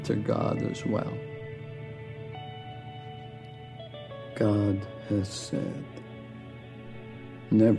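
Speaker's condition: ALS; diagnosed about 13 years ago, initially given 2 to 5 years to live

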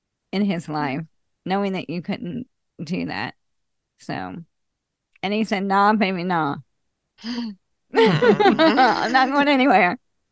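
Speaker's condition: ALS; very slow progression

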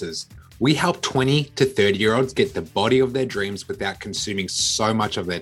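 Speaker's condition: No condition

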